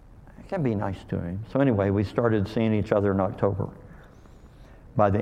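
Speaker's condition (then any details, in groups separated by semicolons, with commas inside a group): Cleft lip and palate; called hair lip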